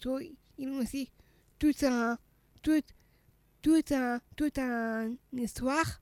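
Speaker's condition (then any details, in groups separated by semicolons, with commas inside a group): Down syndrome (trisomy 21); congenital heart malformation, heart surgery at age one after Staphylococcus aureus infection, second heart operation near right ventricle; childhood speech therapy to tone tongue, swallowing problems, slowness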